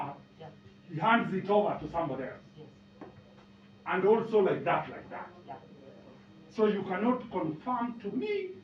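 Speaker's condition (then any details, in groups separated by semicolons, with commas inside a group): No condition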